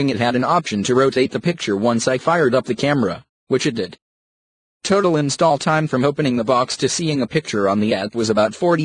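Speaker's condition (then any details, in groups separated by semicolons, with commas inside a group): No condition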